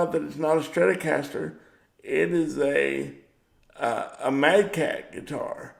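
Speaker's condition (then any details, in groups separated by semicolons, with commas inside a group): Cerebral palsy; power wheelchair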